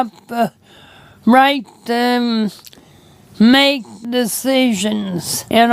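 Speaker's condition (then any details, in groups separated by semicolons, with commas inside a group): Cerebral palsy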